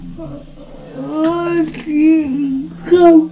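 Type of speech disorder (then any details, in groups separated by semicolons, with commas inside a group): Pseudobulbar dysarthria; cerebral palsy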